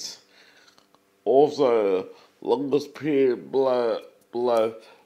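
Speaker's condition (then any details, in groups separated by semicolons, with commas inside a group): Cerebral palsy; uses wheelchair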